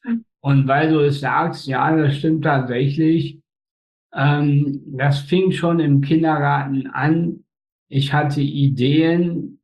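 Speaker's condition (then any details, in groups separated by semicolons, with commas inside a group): Spastic tetraparesis; facial paralysis, speech control difficulties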